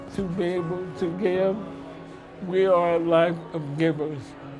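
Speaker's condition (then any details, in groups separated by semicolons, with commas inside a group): ALS; slurred speech early sign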